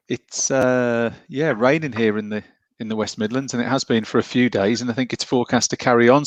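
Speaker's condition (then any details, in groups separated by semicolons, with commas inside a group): No condition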